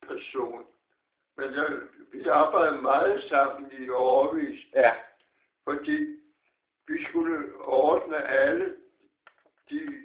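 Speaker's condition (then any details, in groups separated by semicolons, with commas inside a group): Parkinson's disease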